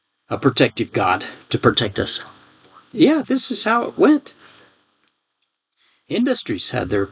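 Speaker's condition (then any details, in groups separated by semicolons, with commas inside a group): No condition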